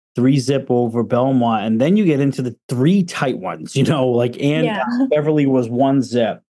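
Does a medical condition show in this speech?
No.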